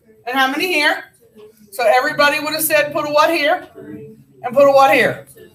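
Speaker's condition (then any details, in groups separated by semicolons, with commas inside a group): No condition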